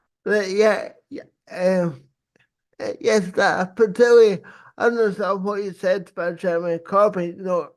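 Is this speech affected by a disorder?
Yes: cerebral palsy.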